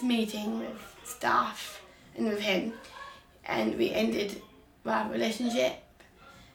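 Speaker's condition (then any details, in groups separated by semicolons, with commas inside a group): Down syndrome; Down syndrome since birth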